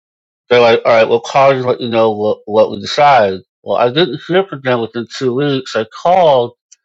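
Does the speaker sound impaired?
Yes: Moebius syndrome; congenital, facial nerves undeveloped, cannot smile or frown, eyes cannot move side to side, turns head to read; a little hard to understand, certain letters hard to pronounce.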